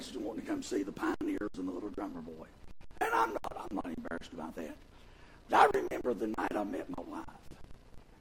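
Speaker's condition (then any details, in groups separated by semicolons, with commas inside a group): Vocal fold paralysis; voice worse than before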